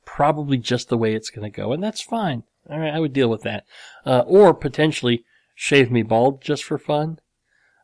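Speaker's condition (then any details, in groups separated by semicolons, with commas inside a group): Cleft lip and palate; nose still slightly crooked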